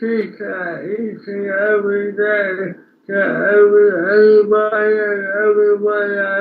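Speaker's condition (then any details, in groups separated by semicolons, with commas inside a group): Speech impairment after birth surgery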